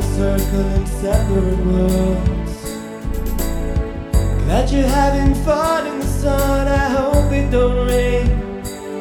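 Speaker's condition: No condition

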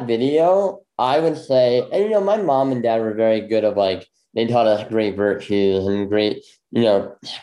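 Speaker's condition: Bilateral cleft lip; 13 surgeries

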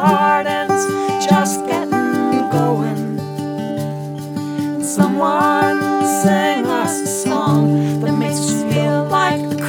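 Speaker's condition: No condition

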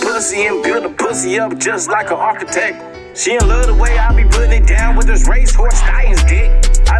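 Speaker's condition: No condition

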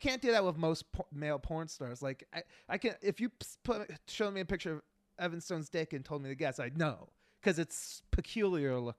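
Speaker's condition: Stutters; stuttering usual, not unusual; stutters in this recording, host offers to edit stutters out, declines since people laugh; stutters in conversation; repeated sounds, prolonged sounds

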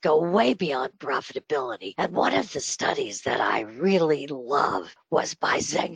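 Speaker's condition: Spasmodic dysphonia; sounds like Marilyn Monroe

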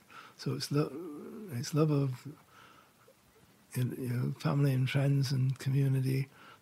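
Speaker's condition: Parkinson's; very focused walking

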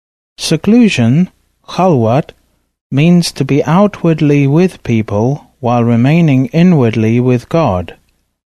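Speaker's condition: No condition

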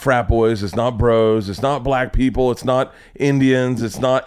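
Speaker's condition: No condition

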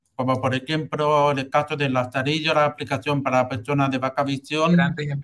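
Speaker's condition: Hearing loss with cochlear implant; congenital hearing loss, cochlea dead, cochlear implant surgery, implant electrically stimulates cochlea; about 34, uses cochlear implant, new operating system connects implant to computer, no headphones

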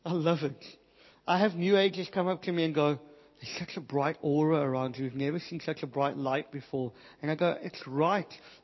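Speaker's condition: Cleft palate, Pierre Robin syndrome

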